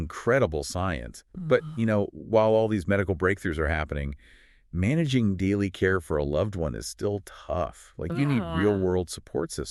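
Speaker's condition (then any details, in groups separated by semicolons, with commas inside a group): No condition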